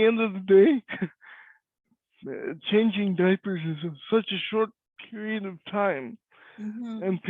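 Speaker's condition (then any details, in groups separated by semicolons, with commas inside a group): Cerebral palsy; voice is different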